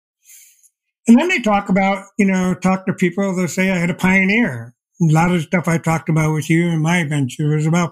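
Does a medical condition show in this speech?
Yes: deafblindness; progressive.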